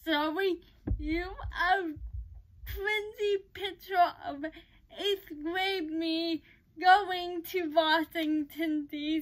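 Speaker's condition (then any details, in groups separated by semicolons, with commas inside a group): Cerebral palsy; uses crutches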